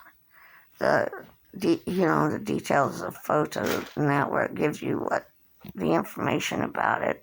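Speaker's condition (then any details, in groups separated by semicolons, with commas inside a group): Cerebral palsy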